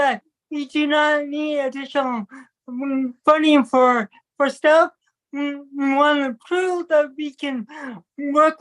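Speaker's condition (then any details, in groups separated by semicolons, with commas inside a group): Cerebral palsy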